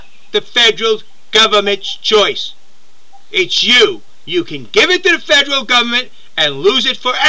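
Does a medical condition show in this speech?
No.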